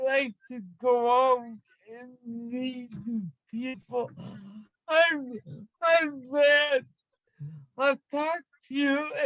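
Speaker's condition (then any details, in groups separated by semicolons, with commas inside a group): Cerebral palsy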